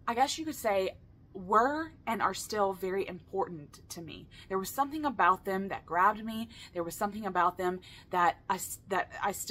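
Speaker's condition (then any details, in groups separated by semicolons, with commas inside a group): No condition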